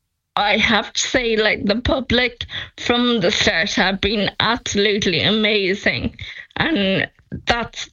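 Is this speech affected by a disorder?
Yes: Friedreich's ataxia; diagnosed at age 12, progressive neurological condition, Skyclarys not funded by HSE drugs group; speech deteriorating, voice banking on software for couple of hours, offered synthetic voices, expects voice loss.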